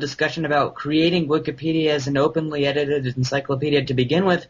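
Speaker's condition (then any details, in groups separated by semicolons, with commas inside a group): No condition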